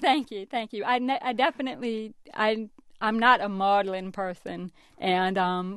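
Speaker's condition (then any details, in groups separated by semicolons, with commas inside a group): Deafness; hearing impaired since childhood, wore Phonic Ear hearing aid with teacher's microphone, lip reader; wears hearing aids, lip reads, voices garbled when not looking at speaker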